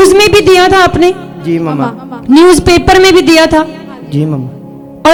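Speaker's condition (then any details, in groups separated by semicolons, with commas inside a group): No condition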